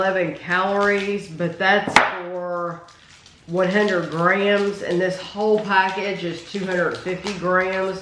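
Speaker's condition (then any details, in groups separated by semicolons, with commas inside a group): No condition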